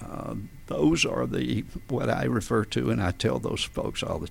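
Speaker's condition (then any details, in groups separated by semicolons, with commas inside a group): Spasmodic dysphonia; vocal folds slam together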